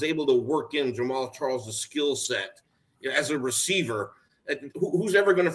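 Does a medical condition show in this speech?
No.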